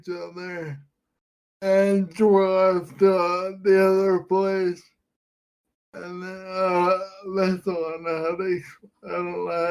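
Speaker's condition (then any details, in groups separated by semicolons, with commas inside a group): Friedreich's ataxia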